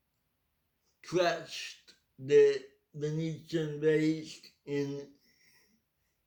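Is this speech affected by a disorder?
Yes: cerebral palsy.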